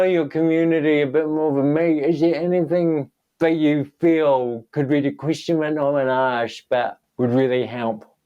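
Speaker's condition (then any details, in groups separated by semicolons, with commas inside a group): Cerebral palsy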